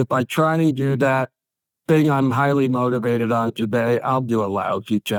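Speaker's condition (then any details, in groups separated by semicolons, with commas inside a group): ALS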